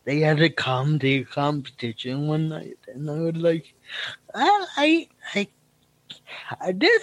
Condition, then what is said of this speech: Cerebral palsy. I'm lucky in that respect because my speaking is, it's weird.